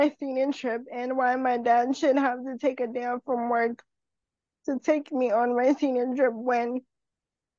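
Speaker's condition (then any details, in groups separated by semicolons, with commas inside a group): Cerebral palsy; wheelchair user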